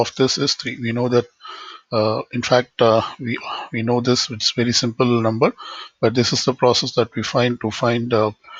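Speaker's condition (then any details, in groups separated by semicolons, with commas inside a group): No condition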